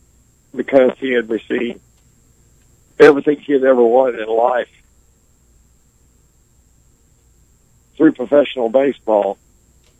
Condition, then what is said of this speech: ALS (motor neuron disease). He breathes through a ventilator, and so it takes a little bit more time as he communicates.